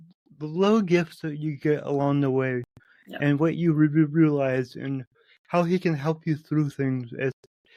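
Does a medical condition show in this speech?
Yes: cerebral palsy; lifelong.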